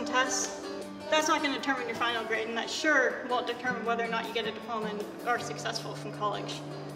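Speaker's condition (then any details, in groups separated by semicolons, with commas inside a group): No condition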